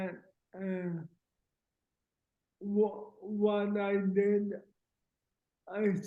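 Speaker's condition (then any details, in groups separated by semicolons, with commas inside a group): Cerebral palsy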